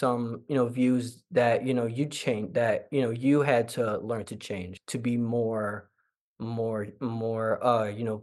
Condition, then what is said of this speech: Stuttering. And, you know, also, you know, there are times where, you know, like I feel like I need to hide my stutter, like if it's with friends and family.